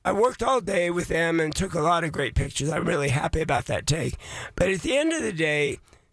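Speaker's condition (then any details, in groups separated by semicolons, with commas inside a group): Voice changed after vocal cord surgery; about two years since vocal cord surgery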